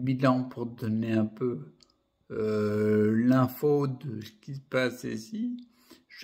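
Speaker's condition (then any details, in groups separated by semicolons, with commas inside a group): Primary progressive multiple sclerosis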